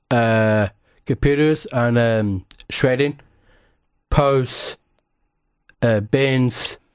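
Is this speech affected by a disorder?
Yes: Down syndrome; congenital, extra copy of chromosome 21; ears blocked during interview, asks for question to be repeated.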